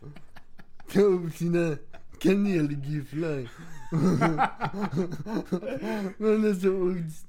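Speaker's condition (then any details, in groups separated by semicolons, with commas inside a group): Cerebral palsy; wheelchair user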